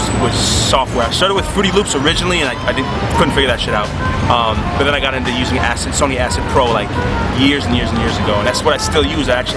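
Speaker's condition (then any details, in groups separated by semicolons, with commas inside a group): No condition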